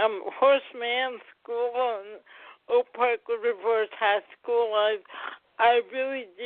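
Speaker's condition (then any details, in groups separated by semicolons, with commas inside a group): Cerebral palsy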